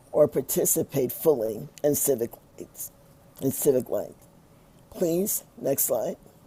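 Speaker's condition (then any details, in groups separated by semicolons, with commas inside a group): No condition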